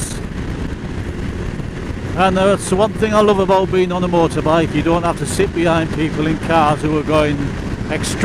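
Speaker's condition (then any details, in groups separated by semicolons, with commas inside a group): No condition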